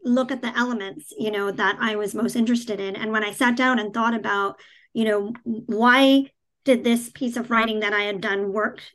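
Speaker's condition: Cleft palate, cleft palate without cleft lip

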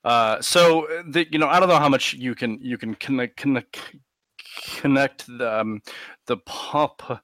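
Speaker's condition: Stutter; tried pitch-shifted delayed auditory feedback device for choral speech, not really effective, picks up ambient sound; stutter disappears when singing, rapping or speaking with rhythm; repeated sounds, prolonged sounds, blocks

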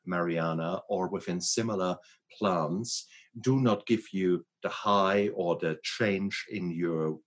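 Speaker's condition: No condition

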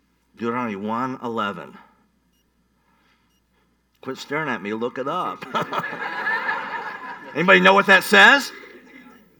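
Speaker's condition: Cleft palate; congenital cleft palate with other complications, not expected to survive first week, once stopped breathing, revived by nurse

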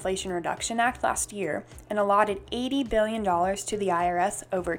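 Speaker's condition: No condition

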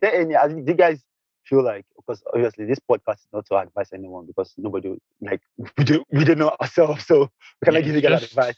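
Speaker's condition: Stuttering; mild stutter; spoke too fast; repeated sounds, repeated words, prolonged sounds

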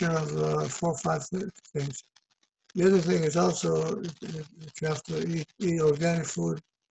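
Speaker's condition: Parkinson's disease; believed environmental

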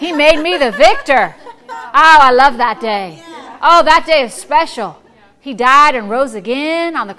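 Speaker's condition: No condition

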